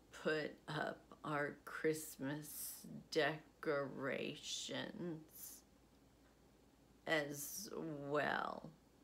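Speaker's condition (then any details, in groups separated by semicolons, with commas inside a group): Essential tremor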